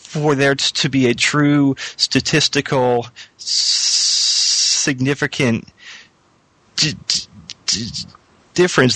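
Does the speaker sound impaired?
Yes: stuttering; person who stutters, most anxiety tied to stuttering; stuttered openly rather than hiding in past phone-heavy job, talked openly about stuttering; here blocks.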